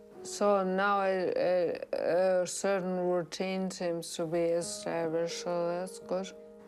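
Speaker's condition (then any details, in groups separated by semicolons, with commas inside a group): Traumatic brain injury, severe; struck by car while cycling, right-sided ataxia, one-sided weakness; about 16 months since injury, ongoing rehabilitation; speech affected, speaking again despite expectations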